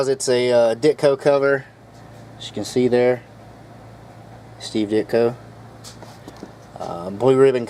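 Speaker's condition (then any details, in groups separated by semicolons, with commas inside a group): No condition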